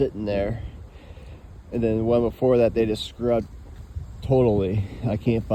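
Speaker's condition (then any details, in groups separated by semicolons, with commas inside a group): No condition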